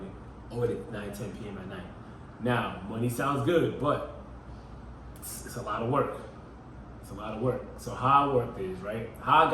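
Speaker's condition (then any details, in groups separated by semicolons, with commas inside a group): No condition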